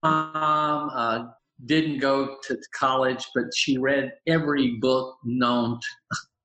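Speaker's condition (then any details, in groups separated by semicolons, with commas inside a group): Aphasia, apraxia, dysarthria after stroke; carries aphasia card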